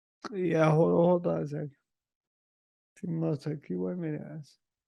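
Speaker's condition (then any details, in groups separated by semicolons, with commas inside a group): Multiple sclerosis; voice strong, speaks rather than writes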